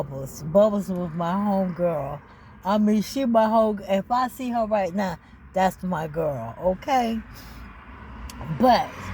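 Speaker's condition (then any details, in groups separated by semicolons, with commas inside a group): ALS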